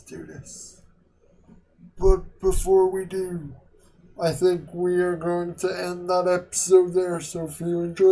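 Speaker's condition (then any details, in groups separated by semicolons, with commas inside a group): Quadriplegic cerebral palsy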